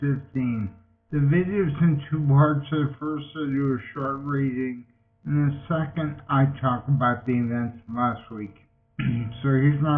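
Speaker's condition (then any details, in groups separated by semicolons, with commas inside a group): Multiple sclerosis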